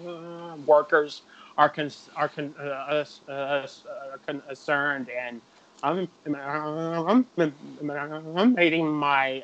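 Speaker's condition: Stuttering; chronic developmental stuttering, onset about age 3 to 3.5 per parents, not outgrown, persisted into adulthood; still stutters, describes it as a communication disability, avoids answering unknown phone calls; repeated sounds, repeated words, prolonged sounds, blocks

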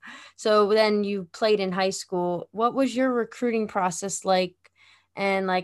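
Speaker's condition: No condition

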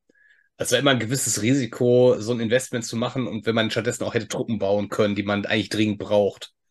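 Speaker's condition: No condition

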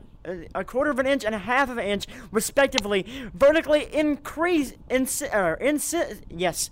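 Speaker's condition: Stuttering; lifelong stuttering; stumbles when reading straight from a script, fluent once words are memorized; repeated sounds, prolonged sounds

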